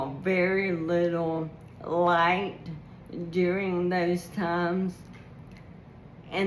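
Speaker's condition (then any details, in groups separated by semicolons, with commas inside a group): ALS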